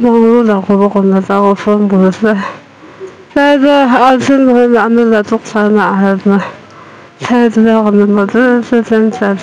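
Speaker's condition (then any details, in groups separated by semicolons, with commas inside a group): Tongue cancer; two years since onset, operation being considered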